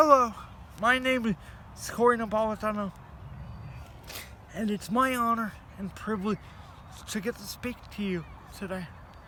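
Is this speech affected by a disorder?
Yes: cerebral palsy; heavily altered breathing patterns.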